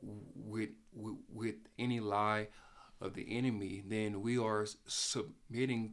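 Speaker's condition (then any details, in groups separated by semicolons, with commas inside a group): Stuttering; only stutterer on either mother's or father's side of family; still stutters; stutters when talking, speech problem audible, cannot be hidden when speaking; repeated sounds, blocks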